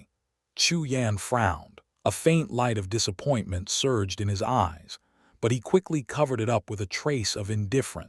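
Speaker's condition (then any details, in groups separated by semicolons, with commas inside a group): No condition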